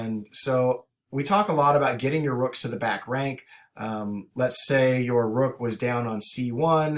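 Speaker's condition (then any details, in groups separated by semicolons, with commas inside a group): No condition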